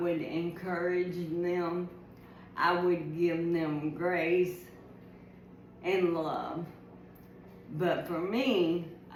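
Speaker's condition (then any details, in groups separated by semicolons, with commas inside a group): ALS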